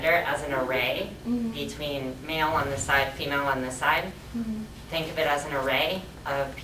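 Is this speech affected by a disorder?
No.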